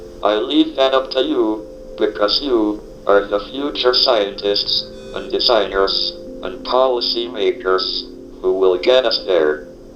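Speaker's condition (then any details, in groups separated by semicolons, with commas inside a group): ALS, speech-generating device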